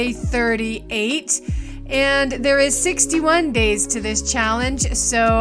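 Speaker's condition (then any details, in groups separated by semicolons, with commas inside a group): No condition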